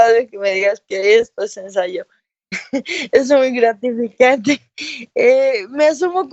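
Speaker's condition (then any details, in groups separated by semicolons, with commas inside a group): Cerebral palsy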